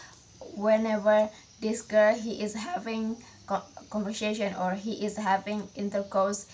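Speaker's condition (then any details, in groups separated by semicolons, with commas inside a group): No condition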